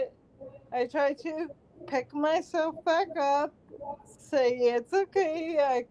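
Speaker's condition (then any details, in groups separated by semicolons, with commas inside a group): Cerebral palsy; present since birth, occupational therapy; talks too fast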